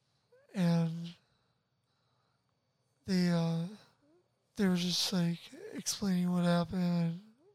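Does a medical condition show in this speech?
Yes: tracheostomy, ventilator dependent; spinal cord injury from car accident at twenty, paralyzed from neck down, early cuff-up voicelessness; ventilator 24 hours a day through tracheostomy, cannot breathe on own.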